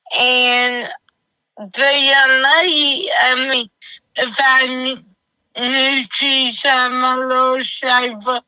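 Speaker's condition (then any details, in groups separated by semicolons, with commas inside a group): Cerebral palsy; doctor told mother of diagnosis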